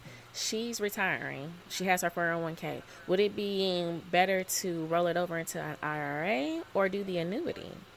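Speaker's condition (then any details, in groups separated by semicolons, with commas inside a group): No condition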